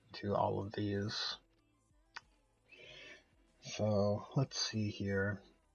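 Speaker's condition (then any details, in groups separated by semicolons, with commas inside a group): No condition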